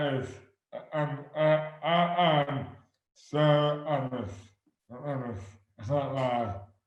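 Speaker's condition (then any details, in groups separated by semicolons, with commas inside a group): Dystonia; affects hands and speech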